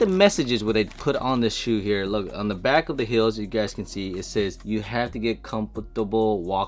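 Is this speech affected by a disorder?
No.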